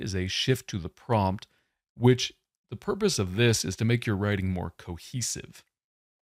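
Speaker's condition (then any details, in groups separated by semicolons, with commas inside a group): No condition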